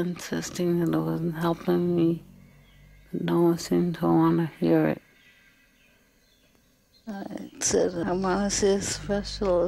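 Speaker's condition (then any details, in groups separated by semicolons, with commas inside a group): Multiple system atrophy; initially misdiagnosed as Parkinson's; diagnosed at 45, little levodopa benefit, no treatment; speech affected, speech therapy for articulation and voice attack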